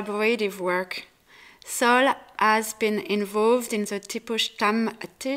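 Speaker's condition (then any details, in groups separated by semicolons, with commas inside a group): No condition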